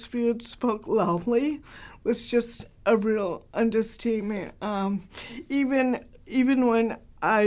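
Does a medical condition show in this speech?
Yes: cerebral palsy, mild; hard to understand.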